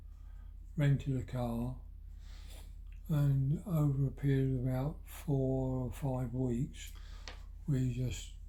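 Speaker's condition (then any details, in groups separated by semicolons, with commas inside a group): Parkinson's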